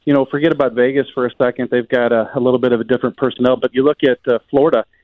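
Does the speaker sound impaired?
No.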